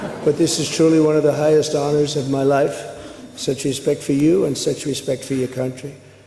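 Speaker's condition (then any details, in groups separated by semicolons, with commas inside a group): No condition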